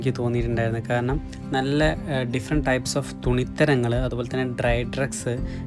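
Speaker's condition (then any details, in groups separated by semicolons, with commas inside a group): No condition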